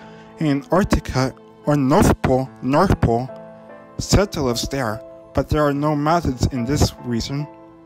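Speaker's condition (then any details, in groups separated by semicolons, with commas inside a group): No condition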